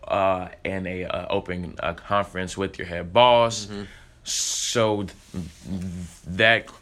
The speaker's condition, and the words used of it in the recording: Stuttering. And it's a lot easier not to stutter and you are saying the same thing that you've rehearsed a thousand times.